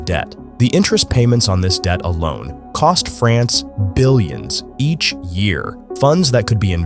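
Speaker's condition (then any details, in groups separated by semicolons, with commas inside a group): No condition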